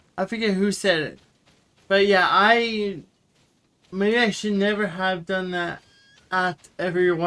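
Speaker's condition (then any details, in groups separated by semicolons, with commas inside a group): Cerebral palsy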